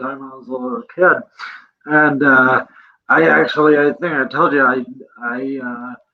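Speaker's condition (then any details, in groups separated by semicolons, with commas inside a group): Cerebral palsy; present from birth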